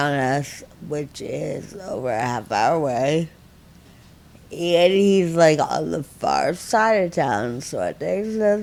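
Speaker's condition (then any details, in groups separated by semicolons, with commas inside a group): Friedreich ataxia, severe; breathing trouble from small lung capacity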